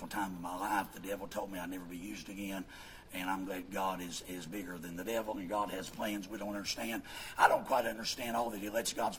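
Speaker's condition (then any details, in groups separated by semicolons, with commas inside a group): Vocal fold paralysis; Kermit-the-Frog-like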